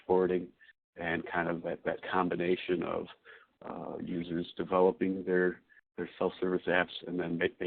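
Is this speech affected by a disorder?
No.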